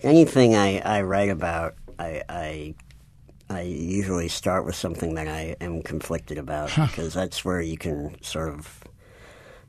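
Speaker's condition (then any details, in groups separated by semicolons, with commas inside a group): Cleft palate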